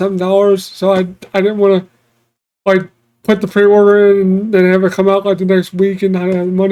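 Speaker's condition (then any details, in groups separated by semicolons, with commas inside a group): Cerebral palsy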